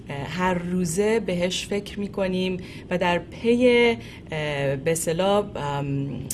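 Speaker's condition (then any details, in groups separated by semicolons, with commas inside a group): No condition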